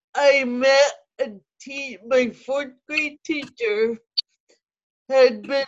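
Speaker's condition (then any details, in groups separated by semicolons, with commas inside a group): Cerebral palsy; cerebral palsy since childhood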